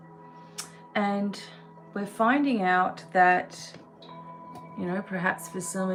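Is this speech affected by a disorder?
No.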